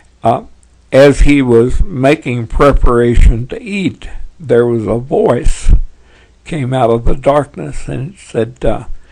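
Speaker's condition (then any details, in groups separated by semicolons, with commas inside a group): Parkinson's; tremors as early symptom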